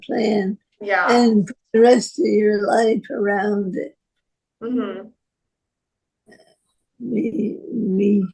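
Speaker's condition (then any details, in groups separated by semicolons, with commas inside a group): Parkinson's disease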